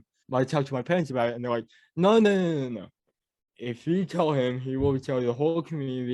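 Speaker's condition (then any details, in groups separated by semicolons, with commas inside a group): Cerebral palsy; mild speech impediment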